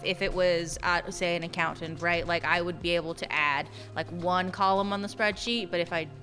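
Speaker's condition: No condition

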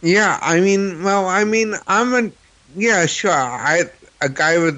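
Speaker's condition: Cerebral palsy; host hears New York accent

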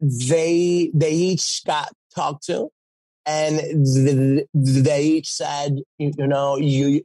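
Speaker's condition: Stutter; fluent when singing; stutter goes away when singing; repeated sounds, repeated words

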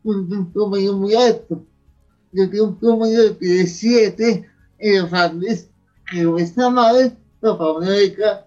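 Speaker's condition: Cerebral palsy; near death as newborn

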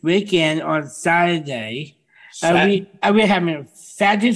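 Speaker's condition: Down syndrome

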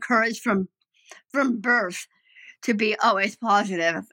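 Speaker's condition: Down syndrome; developmental disability

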